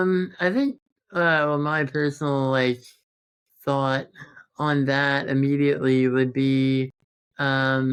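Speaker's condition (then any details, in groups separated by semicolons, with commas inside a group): Congenital muscular dystrophy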